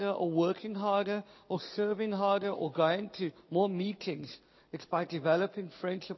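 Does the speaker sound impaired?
Yes: cleft palate, Pierre Robin syndrome; congenital cleft palate, still struggles quite severely.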